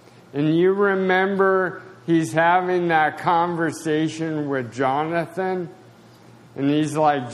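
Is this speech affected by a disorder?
Yes: spasticity, mild.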